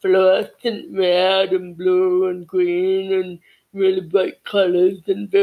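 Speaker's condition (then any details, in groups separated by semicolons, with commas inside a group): Cerebral palsy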